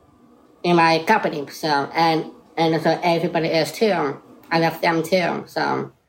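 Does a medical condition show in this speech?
Yes: Down syndrome; congenital, extra chromosome, body and brain develop differently; adult, age 31.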